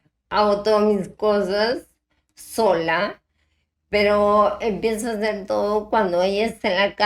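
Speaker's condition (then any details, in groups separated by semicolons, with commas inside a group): Ataxia type 1; speaking and pronunciation problems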